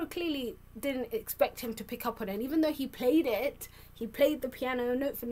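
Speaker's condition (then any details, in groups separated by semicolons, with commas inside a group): No condition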